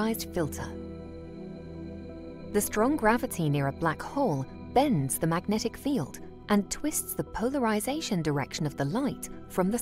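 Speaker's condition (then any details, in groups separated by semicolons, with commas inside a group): No condition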